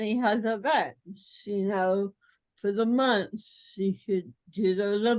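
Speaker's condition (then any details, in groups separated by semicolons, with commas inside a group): Cerebral palsy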